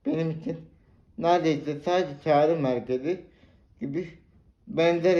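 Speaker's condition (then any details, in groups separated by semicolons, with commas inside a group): Cerebral palsy; spastic type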